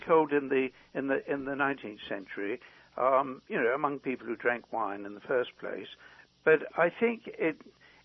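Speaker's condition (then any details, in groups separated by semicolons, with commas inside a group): No condition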